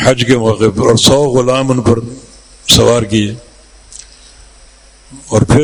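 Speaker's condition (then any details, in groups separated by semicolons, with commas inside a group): No condition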